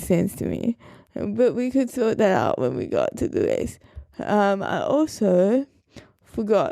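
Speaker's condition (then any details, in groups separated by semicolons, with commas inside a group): Cerebral palsy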